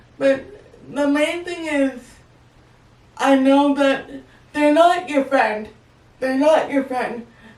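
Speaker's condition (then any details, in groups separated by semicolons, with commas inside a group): Cerebral palsy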